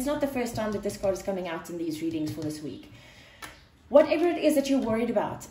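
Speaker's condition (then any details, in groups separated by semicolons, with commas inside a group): No condition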